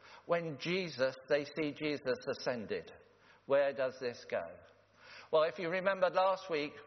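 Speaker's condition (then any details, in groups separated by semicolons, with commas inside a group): No condition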